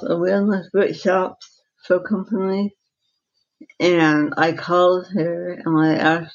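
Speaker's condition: Dystonia, secondary to encephalitis; progressive, losing muscle control, severe hearing loss, hearing aids, lip reading, types with mouth

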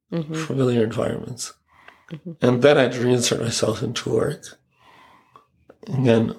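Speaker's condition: ALS; father Bob Snow died of ALS, right hand and forearm affected, left hand partly weak, feeding tube, clinical trial drug; 2.5 years since diagnosis, earlier nine-month plateau ended, recent pneumonia with breathing concerns; tongue affected but unchanged, predicted speech loss within a year not happened, voice changed, sounds older, voice challenges at work

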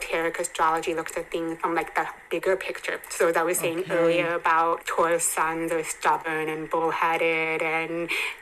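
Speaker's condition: Hearing impairment; bilateral cochlear implants

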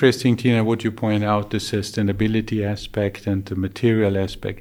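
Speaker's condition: No condition

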